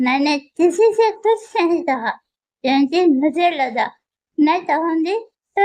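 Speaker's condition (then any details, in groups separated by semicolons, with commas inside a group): Muscular dystrophy; wheelchair user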